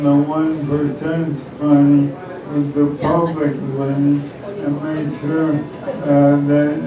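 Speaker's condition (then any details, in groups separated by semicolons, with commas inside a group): ALS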